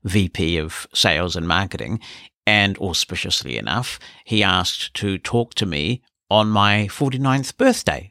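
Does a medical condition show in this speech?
No.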